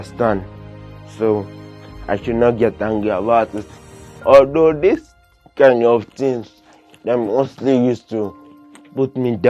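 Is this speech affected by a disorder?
Yes: cerebral palsy.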